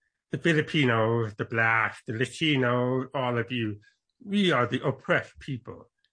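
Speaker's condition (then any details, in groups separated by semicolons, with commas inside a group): Deafness; congenital deafness, born deaf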